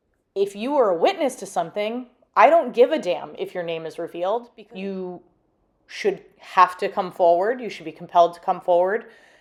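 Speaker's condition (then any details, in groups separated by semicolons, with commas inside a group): No condition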